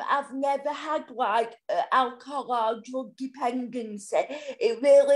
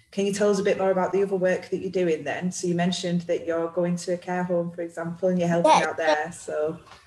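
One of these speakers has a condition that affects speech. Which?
The first: cerebral palsy; physical disability only, wheelchair user.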